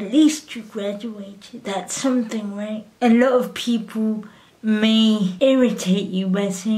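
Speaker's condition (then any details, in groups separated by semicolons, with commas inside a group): Cerebral palsy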